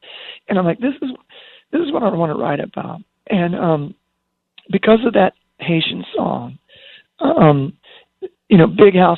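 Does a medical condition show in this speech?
Yes: spasmodic dysphonia; lost singing voice after almost 20 years, prednisone steroid shots gave 6-8 weeks relief until ineffective; scratchy voice even on phone, not improved, slightly worse, mostly stable; muscle spasms break voice apart when speaking loudly or projecting, lost voice control.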